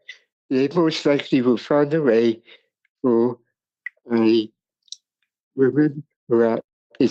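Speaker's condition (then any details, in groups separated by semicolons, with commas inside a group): Cerebral palsy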